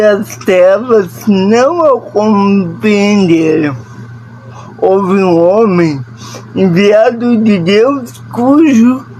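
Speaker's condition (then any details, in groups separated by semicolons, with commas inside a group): Paralysis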